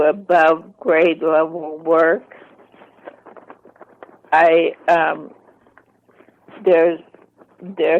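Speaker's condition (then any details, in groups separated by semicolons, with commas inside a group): ALS, mild; voice slightly impaired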